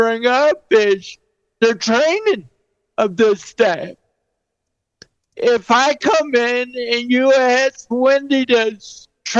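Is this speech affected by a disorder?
Yes: cerebral palsy; 49 years with condition.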